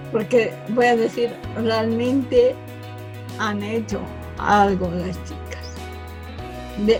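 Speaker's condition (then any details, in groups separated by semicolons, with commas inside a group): Cerebral palsy from birth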